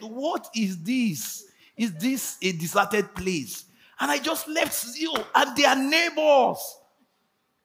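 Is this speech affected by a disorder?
No.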